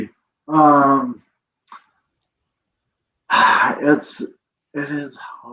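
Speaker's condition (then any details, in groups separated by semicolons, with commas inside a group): Cerebral palsy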